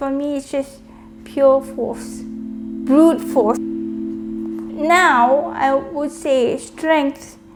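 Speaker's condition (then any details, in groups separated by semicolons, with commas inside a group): Cerebral palsy; years without physical therapy, now somatic movement work, improving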